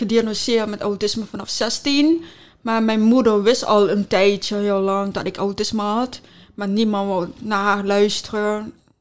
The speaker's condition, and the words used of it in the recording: Deafness. Dus daarom praat ik ook zo geweldig nu.